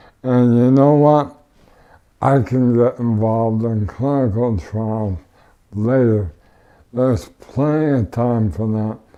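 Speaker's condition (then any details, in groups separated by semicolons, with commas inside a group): ALS; tracheotomy, wheelchair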